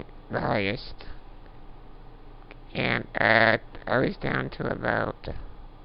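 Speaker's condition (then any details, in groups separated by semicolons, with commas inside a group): Duchenne muscular dystrophy; voice audibly worsening late in recording, uses Dragon naturally speaking voice recognition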